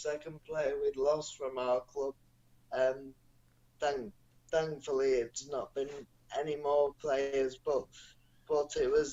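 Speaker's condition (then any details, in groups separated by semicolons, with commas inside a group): Cerebral palsy; non-progressive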